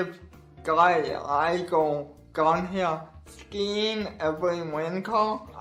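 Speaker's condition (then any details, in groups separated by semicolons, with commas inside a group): Cerebral palsy; wheelchair, assistive technology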